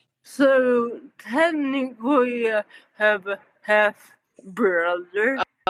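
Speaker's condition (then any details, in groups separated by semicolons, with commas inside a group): Cerebral palsy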